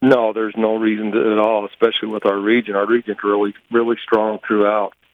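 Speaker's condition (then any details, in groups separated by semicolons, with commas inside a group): No condition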